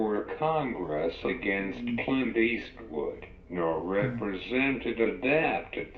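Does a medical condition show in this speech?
Yes: cerebral palsy; uses wheelchair.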